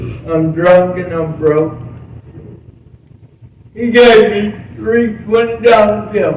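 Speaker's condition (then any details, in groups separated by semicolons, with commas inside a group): Cerebral palsy; present from birth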